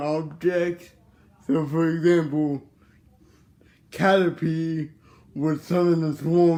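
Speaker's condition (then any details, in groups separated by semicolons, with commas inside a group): Cerebral palsy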